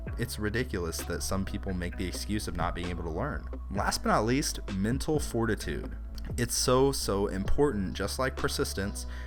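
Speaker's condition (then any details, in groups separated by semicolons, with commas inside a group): No condition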